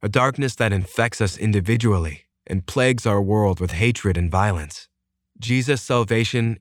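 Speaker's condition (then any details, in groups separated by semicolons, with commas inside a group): No condition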